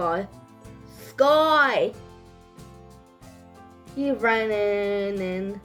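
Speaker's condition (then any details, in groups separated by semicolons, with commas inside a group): Cerebral palsy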